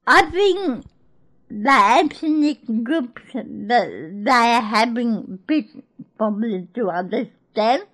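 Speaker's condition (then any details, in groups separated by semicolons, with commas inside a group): Cerebral palsy; speech problems when young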